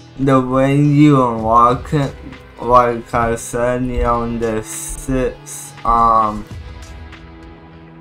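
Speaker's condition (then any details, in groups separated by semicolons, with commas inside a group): Cerebral palsy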